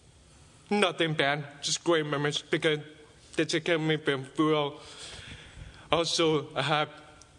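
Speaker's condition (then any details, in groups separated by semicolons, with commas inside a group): Deafness; speaks, understood by most people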